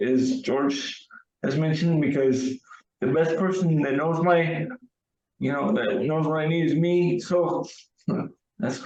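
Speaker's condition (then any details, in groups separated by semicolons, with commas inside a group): Cerebral palsy; wheelchair user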